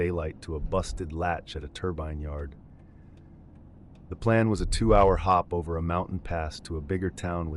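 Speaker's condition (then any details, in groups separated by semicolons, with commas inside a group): No condition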